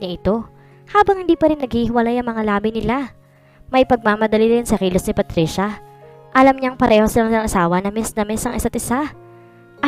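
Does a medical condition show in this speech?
No.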